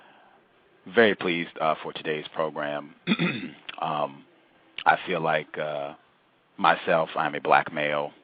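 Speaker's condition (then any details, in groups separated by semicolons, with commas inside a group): No condition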